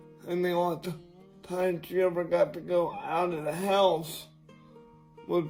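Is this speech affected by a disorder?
Yes: cerebral palsy.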